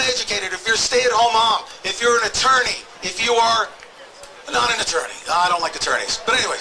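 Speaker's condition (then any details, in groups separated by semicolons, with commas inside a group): No condition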